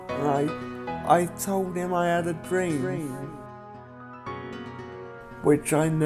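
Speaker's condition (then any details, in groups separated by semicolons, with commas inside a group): Cerebral palsy; present since infancy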